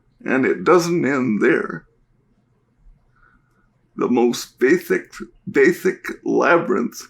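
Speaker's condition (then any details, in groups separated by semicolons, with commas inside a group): Cerebral palsy; diagnosed at birth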